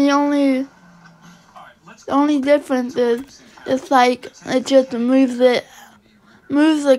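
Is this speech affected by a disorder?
Yes: cerebral palsy.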